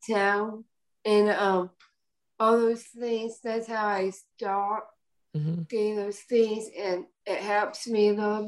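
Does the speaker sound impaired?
Yes: Down syndrome.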